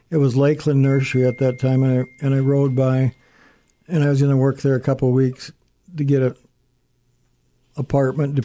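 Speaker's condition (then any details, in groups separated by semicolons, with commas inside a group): Parkinson's disease; uses walker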